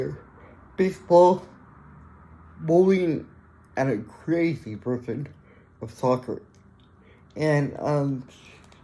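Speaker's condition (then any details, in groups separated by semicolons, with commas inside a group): Athetoid cerebral palsy; speech, wheelchair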